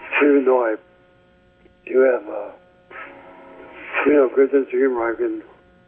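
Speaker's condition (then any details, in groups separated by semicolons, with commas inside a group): ALS; speech getting worse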